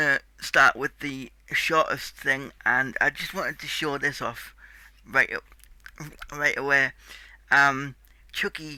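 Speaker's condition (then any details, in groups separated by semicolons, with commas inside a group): Cerebral palsy; tight muscles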